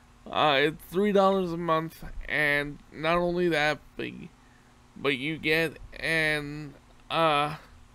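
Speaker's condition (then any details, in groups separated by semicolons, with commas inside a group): Cerebral palsy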